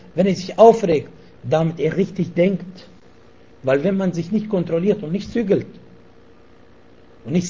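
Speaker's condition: No condition

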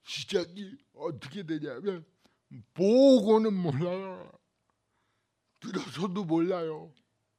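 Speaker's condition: Cerebral palsy; may need reoperation

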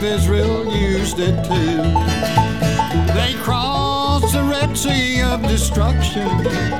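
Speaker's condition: No condition

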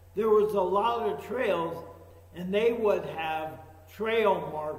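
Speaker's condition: ALS; ALS diagnosed this past spring, no cure, affects speaking, swallowing, walking; emergency room visit after aspirating breakfast, only shallow breaths, could not breathe deeply; talking sounds funny and goofy, frequent aspiration when eating

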